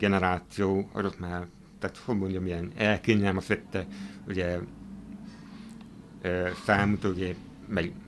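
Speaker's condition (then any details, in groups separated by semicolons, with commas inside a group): Hearing impairment; hard of hearing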